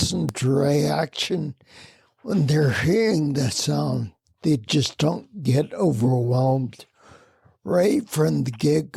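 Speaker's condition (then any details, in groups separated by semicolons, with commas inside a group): Spinocerebellar ataxia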